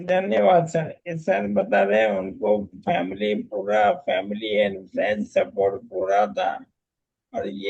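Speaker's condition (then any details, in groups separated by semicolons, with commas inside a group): Bulbar ALS; bulbar onset; voice strong and loud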